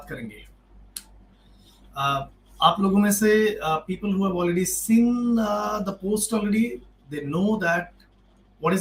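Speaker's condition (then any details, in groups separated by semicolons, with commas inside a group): No condition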